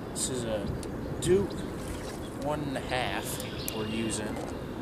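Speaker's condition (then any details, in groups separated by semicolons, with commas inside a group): No condition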